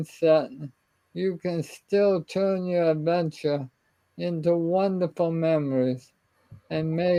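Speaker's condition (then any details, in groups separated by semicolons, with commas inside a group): ALS; speech and swallowing trouble, weaker voice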